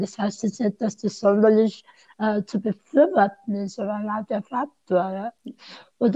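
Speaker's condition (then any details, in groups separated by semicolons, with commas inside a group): Tongue cancer surgery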